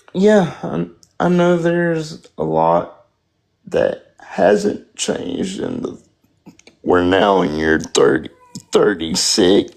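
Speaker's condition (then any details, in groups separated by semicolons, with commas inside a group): Spastic quadriplegic cerebral palsy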